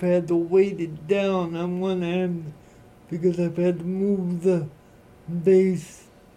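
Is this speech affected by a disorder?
Yes: cerebral palsy; voice recognized by Google Assistant and Google Voice devices.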